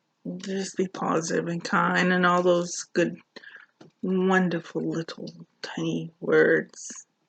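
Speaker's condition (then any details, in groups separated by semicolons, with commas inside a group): Cerebral palsy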